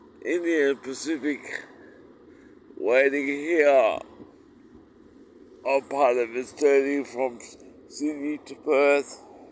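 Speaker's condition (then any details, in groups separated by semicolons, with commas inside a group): Cerebral palsy; uses wheelchair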